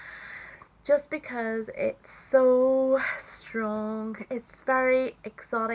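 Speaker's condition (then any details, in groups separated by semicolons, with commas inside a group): No condition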